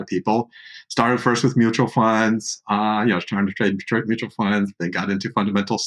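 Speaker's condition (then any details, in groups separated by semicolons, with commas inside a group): No condition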